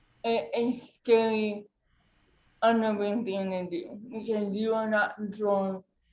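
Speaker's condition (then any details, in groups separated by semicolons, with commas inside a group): Cerebral palsy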